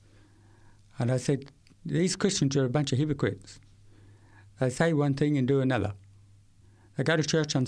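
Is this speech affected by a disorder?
Yes: severe to profound hearing loss; acquired at age 8 from meningitis, Queensland country town, one ear completely destroyed, left ear severe to profound; decades since onset, uses hearing aids, struggles to follow fast speech and lecturers facing away.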